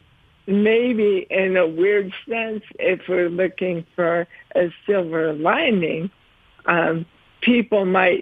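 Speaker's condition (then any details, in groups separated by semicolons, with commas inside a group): ALS; tongue affected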